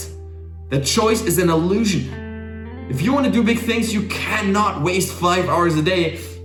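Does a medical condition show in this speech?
No.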